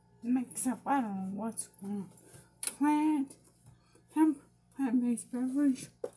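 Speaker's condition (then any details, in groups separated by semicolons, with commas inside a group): Brain injury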